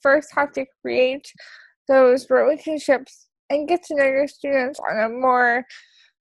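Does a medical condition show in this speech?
Yes: cerebral palsy; wheelchair use.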